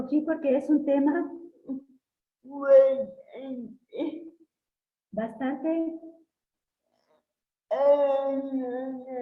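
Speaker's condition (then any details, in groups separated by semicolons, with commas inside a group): Cerebral palsy; since birth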